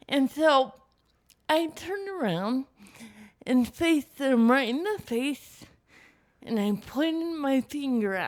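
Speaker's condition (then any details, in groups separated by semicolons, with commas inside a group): Cerebral palsy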